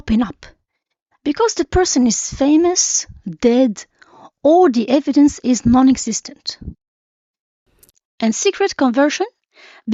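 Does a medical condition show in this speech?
No.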